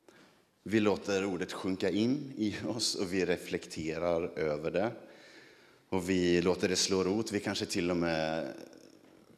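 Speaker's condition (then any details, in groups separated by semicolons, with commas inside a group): No condition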